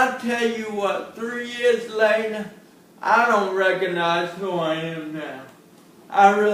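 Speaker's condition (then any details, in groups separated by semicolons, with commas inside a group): Cerebral palsy; since birth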